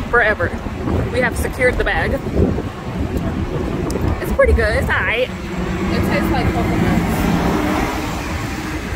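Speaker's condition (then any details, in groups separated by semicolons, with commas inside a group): No condition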